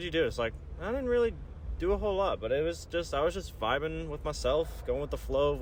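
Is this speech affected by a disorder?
No.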